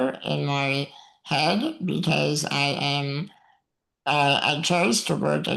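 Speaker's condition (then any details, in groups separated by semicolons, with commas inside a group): Muscular dystrophy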